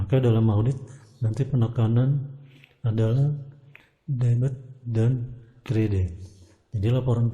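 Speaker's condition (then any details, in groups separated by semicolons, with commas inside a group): No condition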